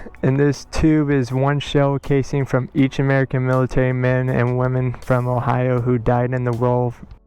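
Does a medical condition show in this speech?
No.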